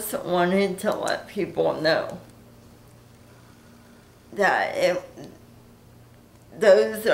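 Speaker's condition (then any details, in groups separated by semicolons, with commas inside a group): Cerebral palsy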